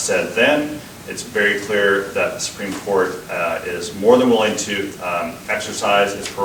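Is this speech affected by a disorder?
No.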